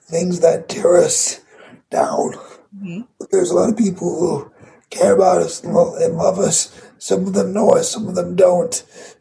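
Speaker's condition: Cerebral palsy; condition audible in voice

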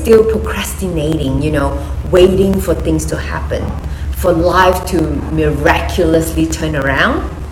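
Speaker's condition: No condition

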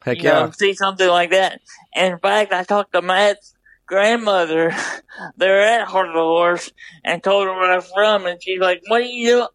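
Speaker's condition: Double hemiplegia cerebral palsy; left brain involvement

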